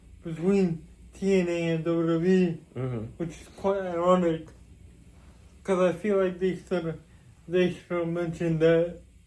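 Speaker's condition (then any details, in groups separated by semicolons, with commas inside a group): Cerebral palsy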